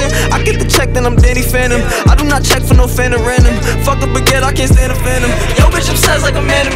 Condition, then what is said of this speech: None; typical speech.